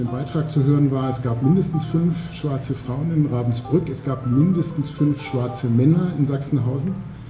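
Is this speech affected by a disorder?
No.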